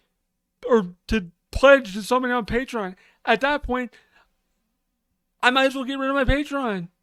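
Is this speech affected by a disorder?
Yes: cerebral palsy.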